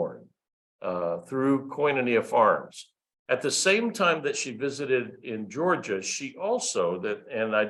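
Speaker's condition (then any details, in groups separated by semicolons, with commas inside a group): No condition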